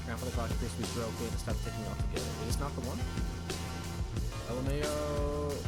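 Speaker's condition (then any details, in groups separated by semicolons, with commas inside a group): No condition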